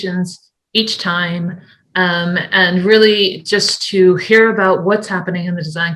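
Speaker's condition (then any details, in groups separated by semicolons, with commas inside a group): No condition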